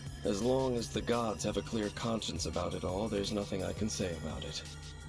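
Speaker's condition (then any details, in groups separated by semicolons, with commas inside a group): No condition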